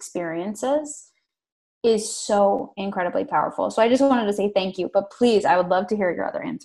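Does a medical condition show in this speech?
No.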